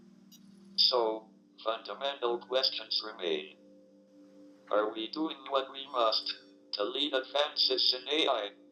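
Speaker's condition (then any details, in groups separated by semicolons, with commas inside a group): ALS, speech-generating device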